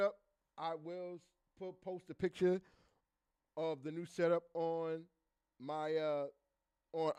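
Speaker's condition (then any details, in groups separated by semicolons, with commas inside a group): No condition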